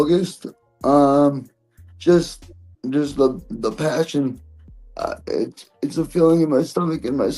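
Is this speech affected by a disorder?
Yes: cerebral palsy; present from birth.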